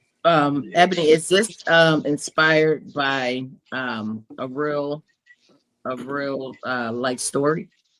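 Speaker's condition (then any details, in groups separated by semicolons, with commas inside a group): No condition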